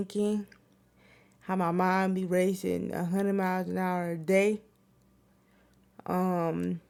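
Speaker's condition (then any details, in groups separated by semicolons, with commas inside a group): Cerebral palsy; wheelchair user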